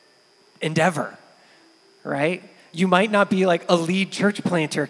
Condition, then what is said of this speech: No condition.